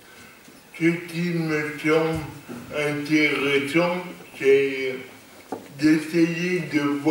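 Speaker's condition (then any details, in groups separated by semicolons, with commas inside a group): Cerebral palsy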